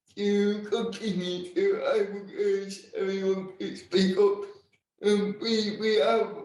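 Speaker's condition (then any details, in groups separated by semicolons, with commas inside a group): Cerebral palsy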